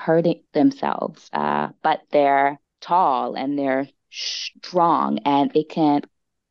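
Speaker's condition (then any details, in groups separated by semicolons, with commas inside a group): Stuttering; discloses stutter at start of conversations; prolonged sounds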